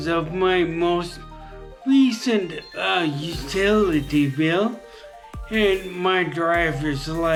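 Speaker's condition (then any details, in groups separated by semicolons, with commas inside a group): Traumatic brain injury; very debilitating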